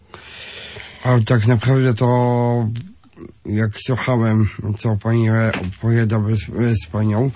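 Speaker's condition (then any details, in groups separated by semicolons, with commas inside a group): Down syndrome; adult, 27 years old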